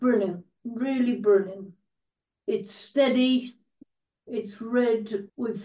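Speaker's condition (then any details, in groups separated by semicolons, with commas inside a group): Cerebral palsy; quadriplegia, wheelchair user, totally blind from 15, partially deaf, treated 4-19 at Bowbath Cerebral Palsy Centre; 24/7 live-in carer; dictated book to Steve who typed, speaks fast when in full flow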